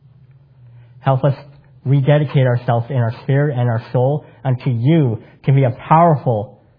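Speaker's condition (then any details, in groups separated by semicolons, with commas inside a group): Cleft palate; congenital cleft palate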